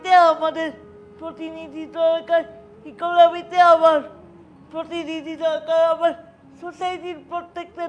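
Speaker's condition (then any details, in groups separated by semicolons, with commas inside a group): Cerebral palsy; hand held bent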